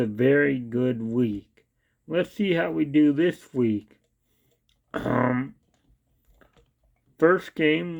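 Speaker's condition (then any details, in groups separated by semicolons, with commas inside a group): Cerebral palsy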